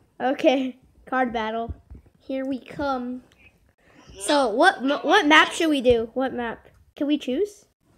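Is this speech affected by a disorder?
No.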